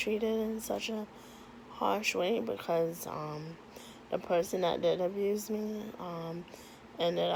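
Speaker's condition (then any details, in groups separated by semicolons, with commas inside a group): Cerebral palsy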